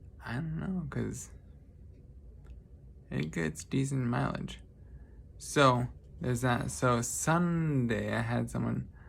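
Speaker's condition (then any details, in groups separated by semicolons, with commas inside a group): Traumatic brain injury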